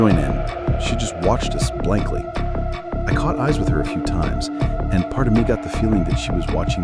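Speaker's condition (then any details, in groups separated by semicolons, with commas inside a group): No condition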